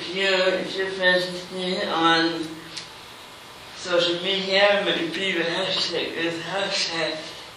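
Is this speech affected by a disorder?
Yes: cerebral palsy.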